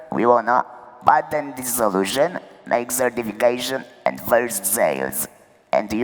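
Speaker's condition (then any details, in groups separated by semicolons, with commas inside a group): Laryngectomy for laryngeal cancer; total laryngectomy, laryngeal cancer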